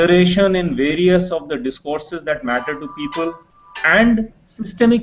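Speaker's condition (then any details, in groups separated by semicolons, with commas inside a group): No condition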